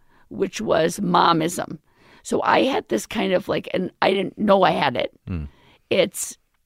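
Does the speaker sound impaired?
Yes: vocal fold paralysis; left vocal cord paralysis after ten-hour pear-sized brain tumor surgery, permanent, past intubation, tracheostomy, feeding tube; voice after recent surgery said temporary, still hard to swallow, earlier unable to swallow or talk.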